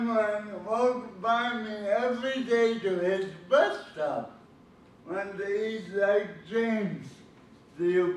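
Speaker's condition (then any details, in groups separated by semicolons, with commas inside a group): Cerebral palsy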